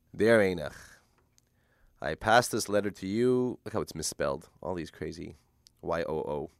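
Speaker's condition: No condition

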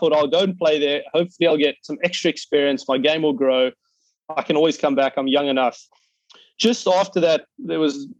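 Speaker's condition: No condition

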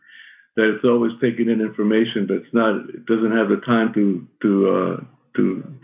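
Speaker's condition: Parkinson's; sometimes shaking, voice shakier than usual at recording

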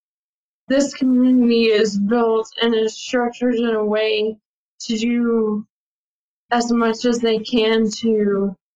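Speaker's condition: ALS; attends ALS clinic

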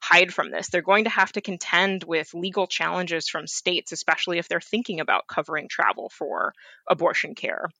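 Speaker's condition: No condition

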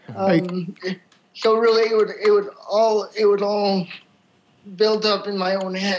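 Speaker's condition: Cerebral palsy; from birth, wheelchair user; chronic pain, gradual progression over years, medication for bladder spasms

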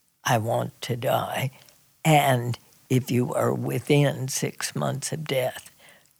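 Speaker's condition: Spasmodic dysphonia; basal ganglia signal fault

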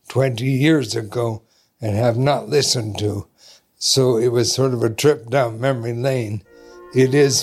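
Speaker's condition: ALS; does better as the day progresses

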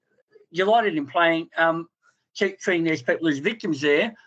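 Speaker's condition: Cleft palate and lip; congenital, 14 years in and out of Royal Children's Hospital, plastic surgery, dental work; speech therapy in childhood at Royal Children's Hospital

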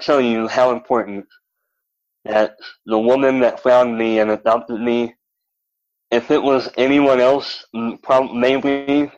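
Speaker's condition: Cleft lip and palate; double amputee

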